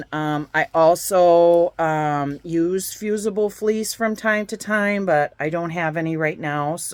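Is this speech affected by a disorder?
No.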